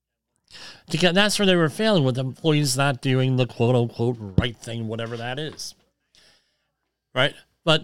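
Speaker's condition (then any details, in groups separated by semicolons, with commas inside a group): Cleft lip and palate; present since childhood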